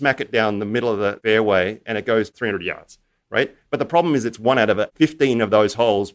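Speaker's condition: No condition

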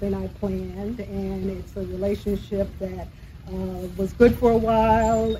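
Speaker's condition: No condition

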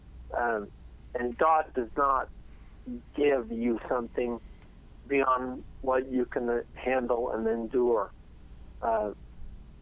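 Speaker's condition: Cerebellar ataxia; degenerative, untreatable, not in wheelchair, no medicine due to drug hypersensitivity, recent lower back MRI, foot numbness, leg neuropathy pain

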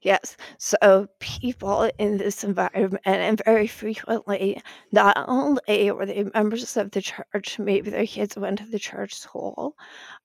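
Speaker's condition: Spasmodic dysphonia; Botox injections given up years ago

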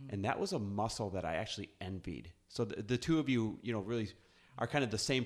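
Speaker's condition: No condition

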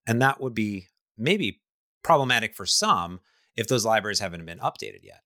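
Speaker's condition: No condition

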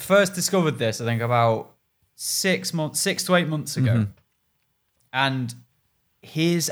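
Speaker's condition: No condition

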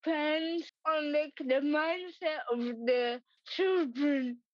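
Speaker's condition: Cerebral palsy; extra exam time

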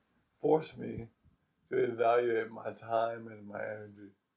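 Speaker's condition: ALS

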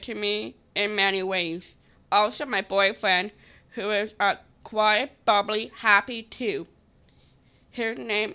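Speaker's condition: Down syndrome; fears not being understood

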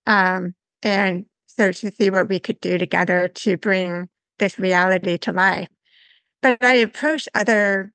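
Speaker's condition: Severe to profound hearing loss; digital hearing aids

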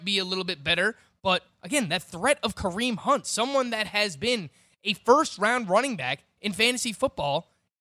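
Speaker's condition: No condition

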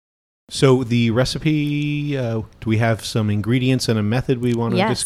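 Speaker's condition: No condition

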